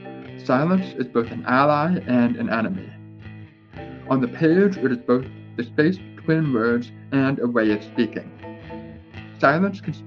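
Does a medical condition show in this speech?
Yes: deafness with speech impediment; born deaf, years of speech therapy, English not familiar, cannot really hear voices in interviews; some words difficult to say, must adjust tongue to speak properly.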